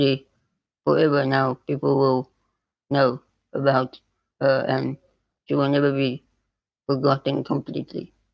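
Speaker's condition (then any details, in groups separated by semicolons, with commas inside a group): Spinal muscular atrophy type 2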